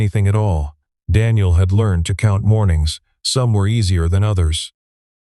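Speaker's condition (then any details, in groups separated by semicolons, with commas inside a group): No condition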